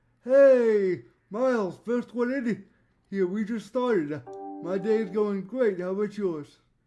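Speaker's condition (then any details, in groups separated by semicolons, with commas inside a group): Cerebral palsy; voice tone sometimes odd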